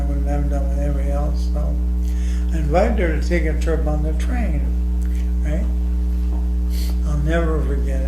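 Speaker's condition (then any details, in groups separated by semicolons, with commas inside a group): ALS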